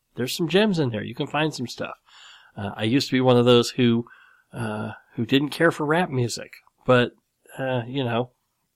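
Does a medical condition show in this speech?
Yes: cleft lip and palate; nose still slightly crooked, large dent in skull at graft site.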